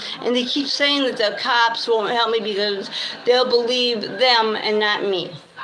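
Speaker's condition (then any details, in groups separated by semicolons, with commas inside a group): Cerebral palsy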